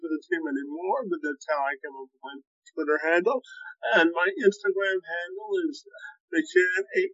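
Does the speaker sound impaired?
Yes: cerebral palsy, spastic quadriplegia.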